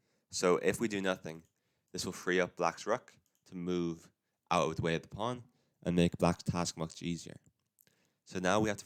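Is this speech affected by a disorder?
No.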